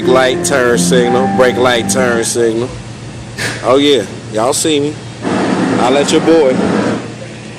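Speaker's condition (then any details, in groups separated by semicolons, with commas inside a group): No condition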